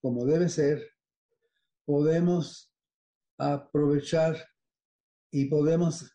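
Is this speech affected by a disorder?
Yes: Parkinson's disease; onset 12 to almost 13 years ago, age 93, dopamine pills, affects smell, taste, balance, body rigidity; no tremor, fairly controlled, sudden difficulty swallowing and salivating about four months ago.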